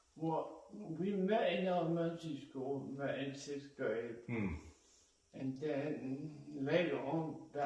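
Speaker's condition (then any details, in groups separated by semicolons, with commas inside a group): Cerebral palsy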